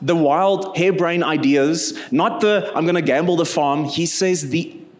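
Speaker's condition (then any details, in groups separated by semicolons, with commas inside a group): No condition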